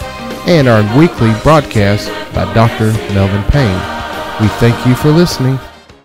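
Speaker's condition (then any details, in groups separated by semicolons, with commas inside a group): No condition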